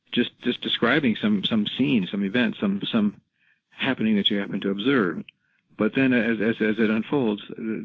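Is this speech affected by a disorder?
Yes: Parkinson's disease; rigidity-predominant form, never had tremors, gait mainly affected, diagnosed by neurologist, confirmed by drug response.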